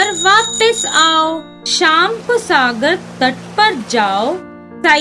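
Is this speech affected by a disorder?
No.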